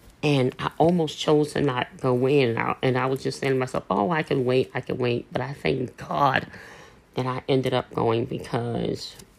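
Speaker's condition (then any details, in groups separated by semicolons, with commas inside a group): Cleft lip and palate; cleft lip and palate partly affects how speech sounds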